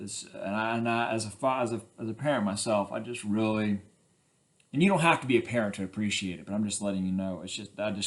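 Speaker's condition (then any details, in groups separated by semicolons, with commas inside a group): No condition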